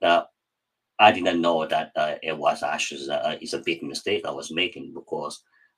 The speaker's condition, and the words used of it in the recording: Cleft palate. Every single word I speak right now, I said it a million times before I speak it.